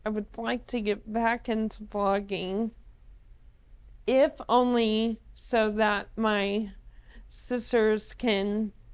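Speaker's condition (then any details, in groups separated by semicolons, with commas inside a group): ALS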